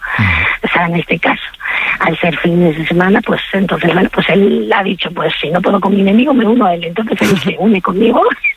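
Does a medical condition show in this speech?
Yes: vocal fold nodules; two nodules on vocal cords, forbidden to sing yet still performing, propolis and licorice remedy, candies; voice broken and hoarse after weekend of performances and five flights; switches to Bonnie Tyler or Joaquín Sabina songs when voice breaks.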